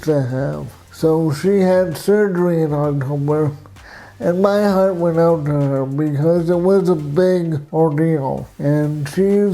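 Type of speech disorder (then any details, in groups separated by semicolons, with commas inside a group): Dysarthria; cerebral palsy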